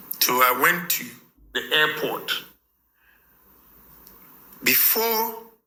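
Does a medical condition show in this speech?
No.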